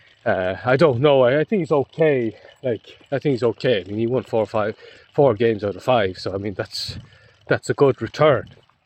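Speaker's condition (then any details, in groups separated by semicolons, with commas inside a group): No condition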